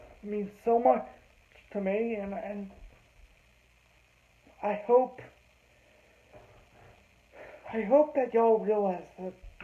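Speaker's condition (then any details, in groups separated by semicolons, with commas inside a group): Cerebral palsy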